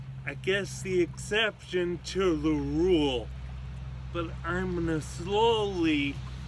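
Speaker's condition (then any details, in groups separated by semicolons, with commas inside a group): Ataxia; progressive, affects balance and speech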